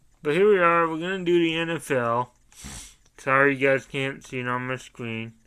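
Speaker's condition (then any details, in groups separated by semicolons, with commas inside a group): Cerebral palsy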